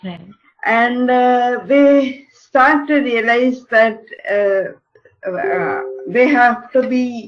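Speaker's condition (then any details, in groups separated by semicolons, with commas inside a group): Cerebral palsy; mild speech problem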